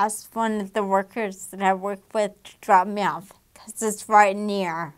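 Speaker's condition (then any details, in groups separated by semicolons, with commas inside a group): Damaged diaphragm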